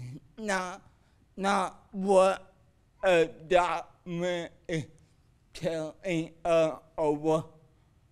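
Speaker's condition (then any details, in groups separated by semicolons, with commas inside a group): Cerebral palsy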